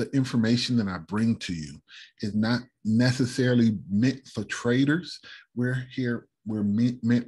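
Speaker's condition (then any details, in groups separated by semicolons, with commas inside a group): No condition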